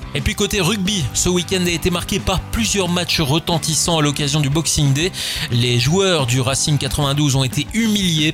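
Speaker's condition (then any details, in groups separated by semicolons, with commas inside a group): No condition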